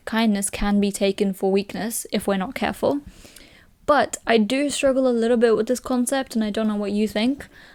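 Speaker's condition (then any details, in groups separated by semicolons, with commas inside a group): No condition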